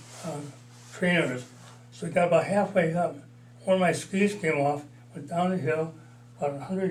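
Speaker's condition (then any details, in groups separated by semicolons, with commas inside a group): Parkinson's disease, mild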